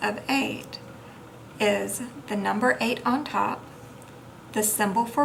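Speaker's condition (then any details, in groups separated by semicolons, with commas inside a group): No condition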